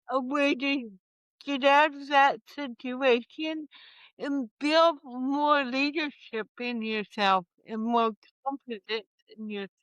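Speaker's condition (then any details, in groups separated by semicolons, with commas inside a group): Cerebral palsy; present from birth, initially mild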